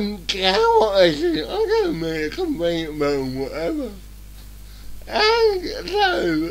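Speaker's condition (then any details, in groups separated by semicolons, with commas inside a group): Cerebral palsy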